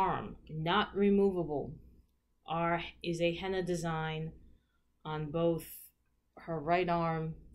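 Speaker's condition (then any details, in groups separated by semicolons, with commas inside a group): No condition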